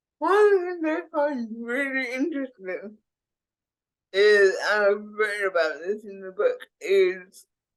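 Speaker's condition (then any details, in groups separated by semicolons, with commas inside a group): Cerebral palsy; speech impediment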